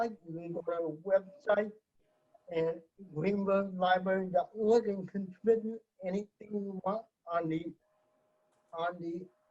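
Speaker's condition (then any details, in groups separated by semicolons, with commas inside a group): Cerebral palsy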